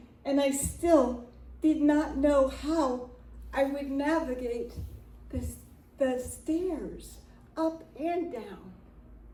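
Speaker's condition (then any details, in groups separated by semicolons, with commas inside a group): Cerebral palsy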